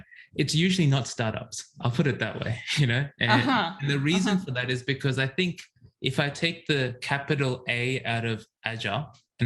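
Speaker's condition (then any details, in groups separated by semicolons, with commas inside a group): No condition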